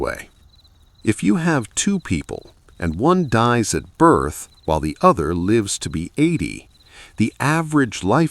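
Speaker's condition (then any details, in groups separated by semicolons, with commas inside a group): No condition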